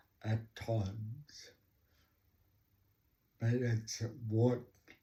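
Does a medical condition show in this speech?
Yes: cerebral palsy; talks slowly.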